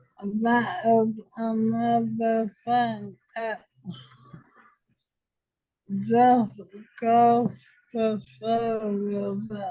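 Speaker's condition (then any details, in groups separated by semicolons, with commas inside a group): ALS; diagnosed almost five years ago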